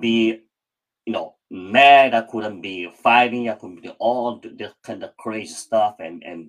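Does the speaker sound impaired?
Yes: cleft palate; cleft palate since childhood, speech practiced for many hours at home over years; rehearses every word many times before speaking; hard to speak growing up, could not say every word even in high school, mocked for speech.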